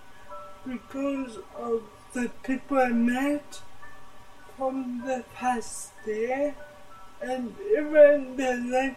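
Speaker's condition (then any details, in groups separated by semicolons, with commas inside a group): Cerebral palsy; adult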